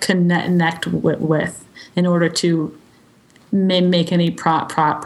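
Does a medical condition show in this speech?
Yes: stuttering; therapy over past 3 years: fluency shaping, stuttering modification, voluntary stuttering, subway talks with strangers; not always in control of speech, open about stuttering, speaks naturally; speech tools helped at times but not reduced stuttering, drops strategies needing unnatural speaking; here repeated sounds, blocks.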